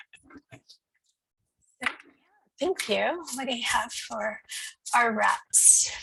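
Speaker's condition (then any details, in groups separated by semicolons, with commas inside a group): No condition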